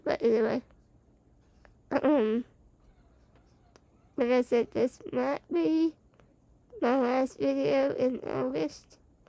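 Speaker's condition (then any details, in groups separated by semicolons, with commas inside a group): Spinal muscular atrophy type 2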